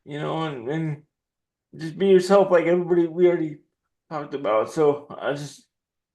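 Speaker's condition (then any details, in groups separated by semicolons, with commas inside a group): Cerebral palsy; dexterity issue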